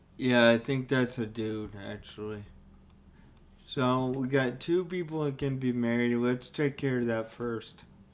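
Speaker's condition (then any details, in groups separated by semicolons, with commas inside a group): Cerebral palsy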